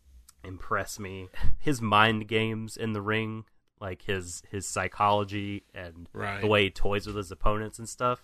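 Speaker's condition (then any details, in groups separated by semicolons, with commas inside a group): No condition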